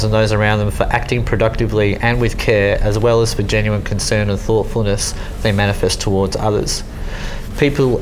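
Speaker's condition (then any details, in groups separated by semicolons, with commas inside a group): Cleft lip and palate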